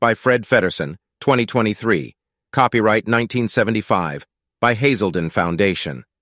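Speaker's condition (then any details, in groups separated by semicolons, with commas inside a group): No condition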